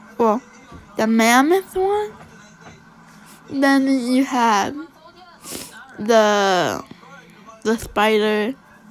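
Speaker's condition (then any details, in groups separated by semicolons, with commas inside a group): Cerebral palsy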